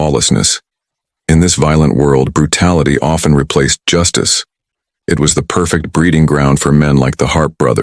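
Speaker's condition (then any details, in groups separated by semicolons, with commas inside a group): No condition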